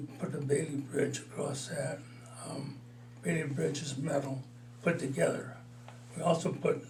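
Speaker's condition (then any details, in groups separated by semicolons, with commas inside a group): Parkinson's disease; mild, about four years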